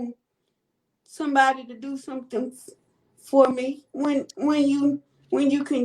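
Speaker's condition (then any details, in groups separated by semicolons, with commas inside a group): Cerebral palsy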